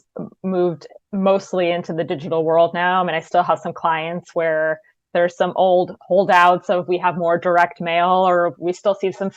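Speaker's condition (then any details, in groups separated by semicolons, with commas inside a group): No condition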